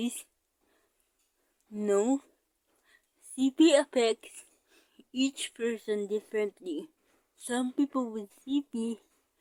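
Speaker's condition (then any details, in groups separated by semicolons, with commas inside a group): Cerebral palsy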